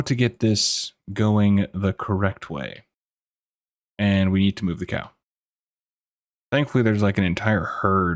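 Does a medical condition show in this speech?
No.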